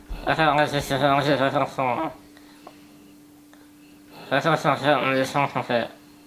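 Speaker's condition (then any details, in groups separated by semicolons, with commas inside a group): Spinal muscular atrophy type 1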